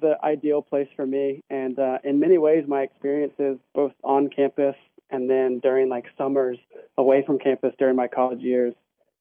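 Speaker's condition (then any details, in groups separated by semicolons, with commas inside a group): No condition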